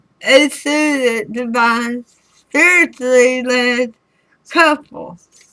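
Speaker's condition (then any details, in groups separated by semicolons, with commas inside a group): Throat cancer radiation damage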